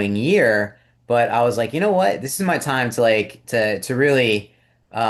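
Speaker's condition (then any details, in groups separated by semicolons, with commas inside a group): No condition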